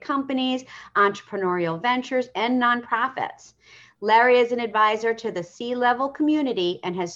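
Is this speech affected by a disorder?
No.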